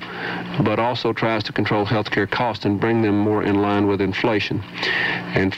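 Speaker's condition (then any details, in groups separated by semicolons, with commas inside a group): No condition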